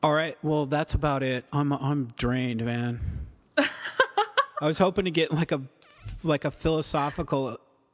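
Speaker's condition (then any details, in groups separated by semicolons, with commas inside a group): No condition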